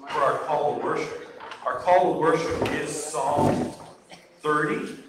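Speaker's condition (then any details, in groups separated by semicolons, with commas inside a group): No condition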